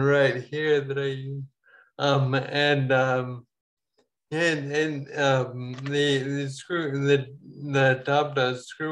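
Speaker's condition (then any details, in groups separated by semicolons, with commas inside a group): Ataxia; falls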